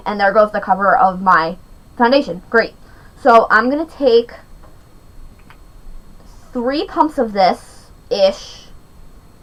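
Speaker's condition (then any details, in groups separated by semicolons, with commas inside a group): No condition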